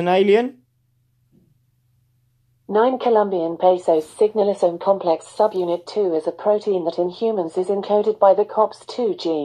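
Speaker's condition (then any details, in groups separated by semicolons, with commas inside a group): No condition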